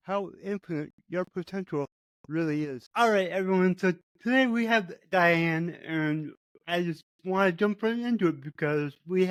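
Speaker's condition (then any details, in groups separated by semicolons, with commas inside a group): Cerebral palsy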